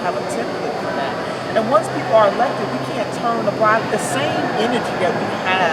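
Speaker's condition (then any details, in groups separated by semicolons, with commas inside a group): No condition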